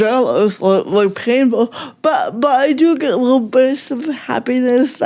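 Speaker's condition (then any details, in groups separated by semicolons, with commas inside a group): Cerebral palsy; speech most affected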